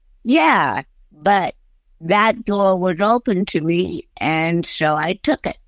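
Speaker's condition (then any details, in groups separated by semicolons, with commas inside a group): Cerebral palsy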